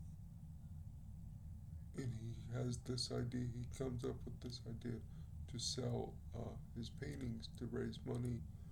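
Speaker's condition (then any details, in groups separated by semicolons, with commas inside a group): Cerebral palsy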